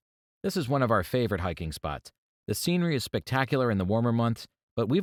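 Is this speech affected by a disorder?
No.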